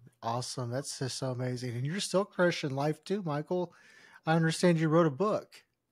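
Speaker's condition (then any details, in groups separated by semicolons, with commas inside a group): No condition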